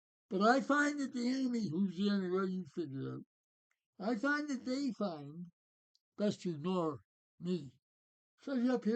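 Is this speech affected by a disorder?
Yes: Parkinson's.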